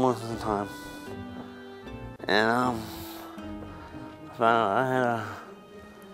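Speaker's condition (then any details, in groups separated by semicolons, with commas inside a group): Parkinson's disease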